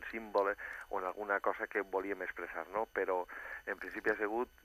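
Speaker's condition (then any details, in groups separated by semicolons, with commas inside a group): No condition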